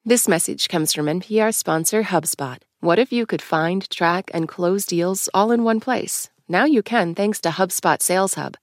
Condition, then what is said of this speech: None; typical speech.